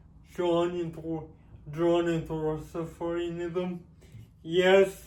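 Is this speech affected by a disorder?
Yes: cerebral palsy; with developmental delay.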